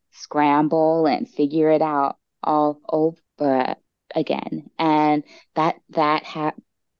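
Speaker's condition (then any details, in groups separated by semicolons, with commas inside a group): Stuttering; prolonged sounds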